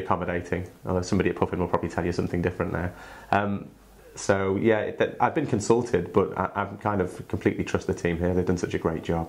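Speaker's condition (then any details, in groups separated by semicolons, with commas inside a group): No condition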